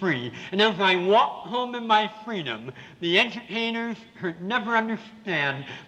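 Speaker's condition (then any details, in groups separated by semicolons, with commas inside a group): Severe cleft palate with lisp; congenital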